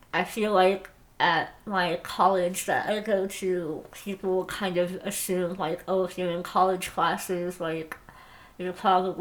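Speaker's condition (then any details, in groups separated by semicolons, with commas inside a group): Moebius syndrome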